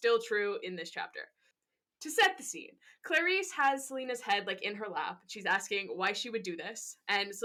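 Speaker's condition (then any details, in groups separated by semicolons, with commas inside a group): No condition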